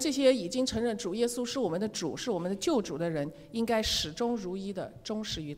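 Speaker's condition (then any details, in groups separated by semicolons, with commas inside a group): No condition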